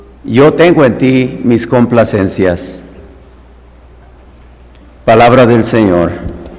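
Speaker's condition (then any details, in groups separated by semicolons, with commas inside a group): No condition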